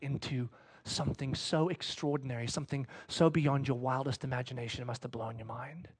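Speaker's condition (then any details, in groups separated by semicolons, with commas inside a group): No condition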